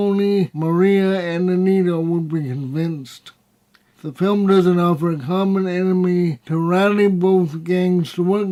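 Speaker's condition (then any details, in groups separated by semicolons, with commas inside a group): Cerebral palsy, severe; spastic type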